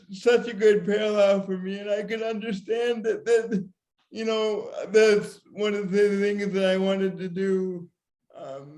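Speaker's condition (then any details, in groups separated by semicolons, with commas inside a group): Cerebral palsy, severe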